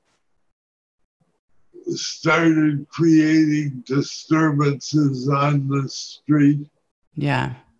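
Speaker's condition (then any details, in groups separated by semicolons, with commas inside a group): Parkinson's disease; medical cannabis treatment for years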